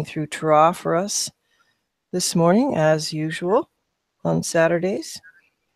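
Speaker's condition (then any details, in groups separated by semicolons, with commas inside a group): No condition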